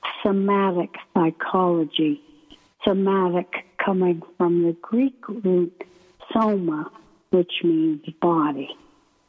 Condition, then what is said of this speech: ALS (motor neuron disease). So please excuse if I might sound weak at some times or you can't understand my voice.